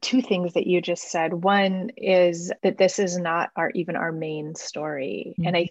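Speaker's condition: No condition

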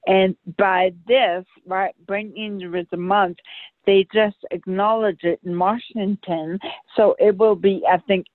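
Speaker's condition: Brain aneurysm rupture; sudden ruptured brain aneurysm

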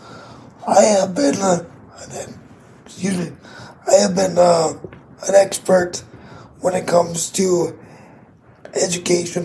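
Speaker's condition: Cerebral palsy; condition audible in voice

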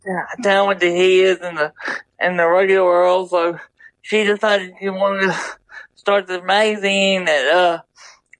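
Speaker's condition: Double hemiplegia cerebral palsy

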